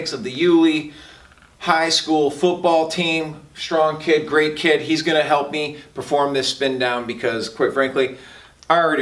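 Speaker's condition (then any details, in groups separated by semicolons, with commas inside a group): No condition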